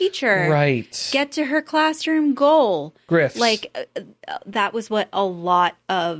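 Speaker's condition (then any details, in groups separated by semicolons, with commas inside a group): No condition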